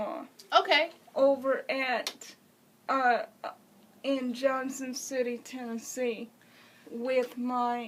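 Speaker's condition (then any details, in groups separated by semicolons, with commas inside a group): Cerebral palsy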